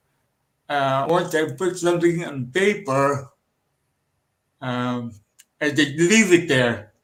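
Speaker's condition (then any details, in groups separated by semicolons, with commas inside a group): Cerebral palsy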